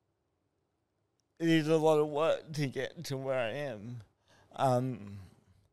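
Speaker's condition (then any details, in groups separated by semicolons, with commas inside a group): Spastic cerebral palsy; predicted never to walk or talk, prediction proved wrong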